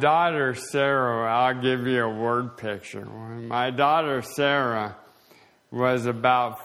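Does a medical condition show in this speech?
Yes: slowed speech, swallowing problems; prayed for over 4 years.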